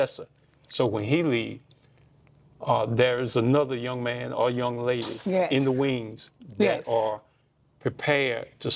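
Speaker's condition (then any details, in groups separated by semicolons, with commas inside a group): No condition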